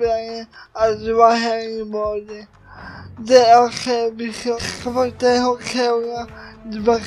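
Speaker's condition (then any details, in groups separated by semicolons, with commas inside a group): Cerebral palsy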